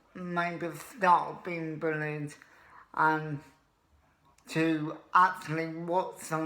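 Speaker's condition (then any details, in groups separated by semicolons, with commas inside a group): Cerebral palsy; obvious speech impediment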